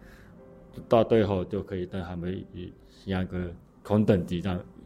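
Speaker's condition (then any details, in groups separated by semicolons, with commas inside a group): Congenital hearing impairment; congenital mild hearing impairment, coach 楊木輝 confirms every verbal instruction and has it repeated back; communicates clearly when explaining training plans to teammates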